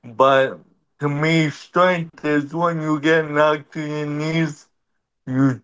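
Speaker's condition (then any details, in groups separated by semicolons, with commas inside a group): Cerebral palsy; wheelchair over the years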